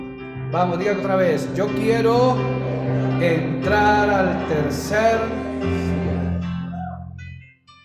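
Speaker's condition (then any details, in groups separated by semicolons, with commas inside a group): No condition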